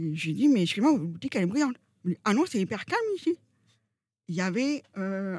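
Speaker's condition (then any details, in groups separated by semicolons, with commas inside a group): Profound congenital deafness, profound, from birth; hearing dog for 3 years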